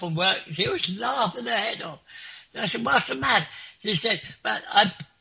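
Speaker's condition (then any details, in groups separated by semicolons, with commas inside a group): Clinically deaf; clinically deaf since school age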